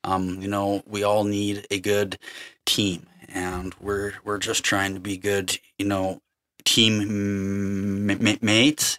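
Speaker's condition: Stutter; lifelong stutter; avoided talking whole life due to stutter; repeated words, blocks

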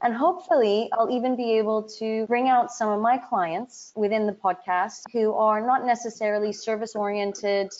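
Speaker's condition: No condition

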